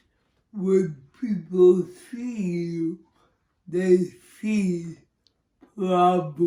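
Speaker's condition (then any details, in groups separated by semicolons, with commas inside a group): Cerebral palsy; speech impairment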